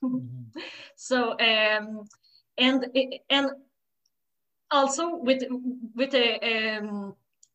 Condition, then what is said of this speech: Stuttering. In my case, as a person who still stutters in the adulthood, this is not the case.